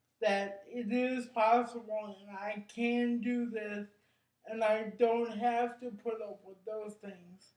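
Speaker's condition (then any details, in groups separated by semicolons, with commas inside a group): Cerebral palsy; brain injury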